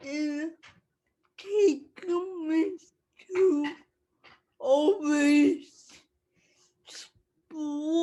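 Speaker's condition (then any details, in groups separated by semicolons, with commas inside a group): Cerebral palsy; speech affected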